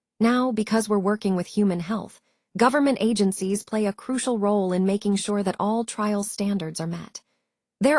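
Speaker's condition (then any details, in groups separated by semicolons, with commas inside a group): No condition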